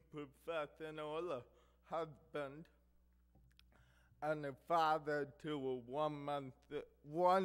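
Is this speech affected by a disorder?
Yes: cerebral palsy; affects hearing and speech.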